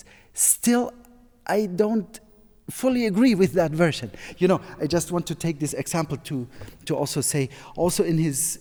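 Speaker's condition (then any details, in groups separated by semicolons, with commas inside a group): No condition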